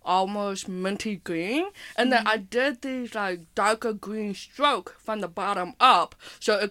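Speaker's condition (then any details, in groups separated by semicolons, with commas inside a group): Hearing impairment with speech impairment; does not sound like others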